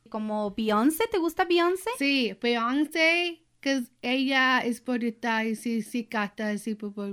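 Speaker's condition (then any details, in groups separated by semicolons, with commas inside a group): Down syndrome; 24 years old; often answers for her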